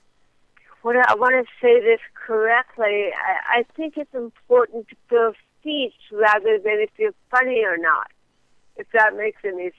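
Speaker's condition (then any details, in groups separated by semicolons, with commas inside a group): Cerebral palsy; speech and physical therapy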